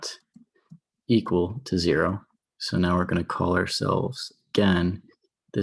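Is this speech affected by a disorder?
No.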